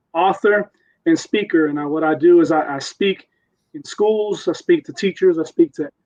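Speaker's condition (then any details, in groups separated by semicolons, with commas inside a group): No condition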